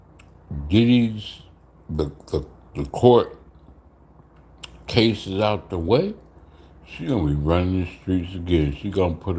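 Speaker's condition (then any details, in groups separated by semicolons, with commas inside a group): Slurred speech; still slurs words occasionally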